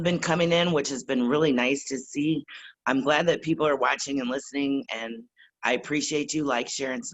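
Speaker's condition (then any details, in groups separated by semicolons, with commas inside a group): No condition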